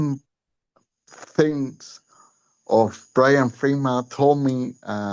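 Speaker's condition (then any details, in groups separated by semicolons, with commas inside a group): Cerebral palsy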